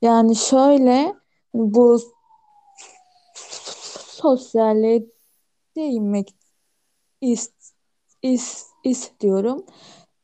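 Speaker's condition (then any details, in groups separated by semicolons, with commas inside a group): Stuttering; consulted a professor about own stuttering five years ago; stutters normally, much more at work and when anxious, very little when alone and relaxed; blocks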